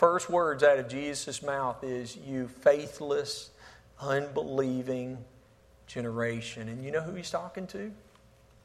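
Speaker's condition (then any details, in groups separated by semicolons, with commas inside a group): No condition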